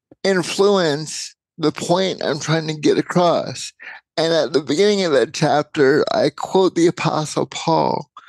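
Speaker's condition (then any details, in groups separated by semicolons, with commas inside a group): Cerebral palsy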